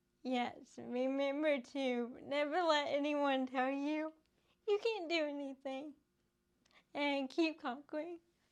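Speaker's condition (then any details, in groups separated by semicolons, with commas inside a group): Cerebral palsy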